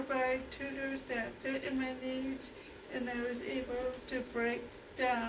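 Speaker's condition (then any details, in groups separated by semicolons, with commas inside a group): Cerebral palsy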